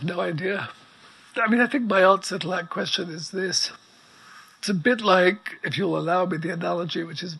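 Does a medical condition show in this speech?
Yes: ALS; progressive neuromuscular illness, effectively quadriplegic, wheelchair six months after diagnosis, plastic nasal breathing pump; voice very weak, needs amplifier, breathing apparatus audible in background.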